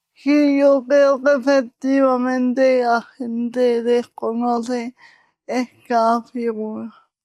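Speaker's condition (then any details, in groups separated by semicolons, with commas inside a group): Cerebral palsy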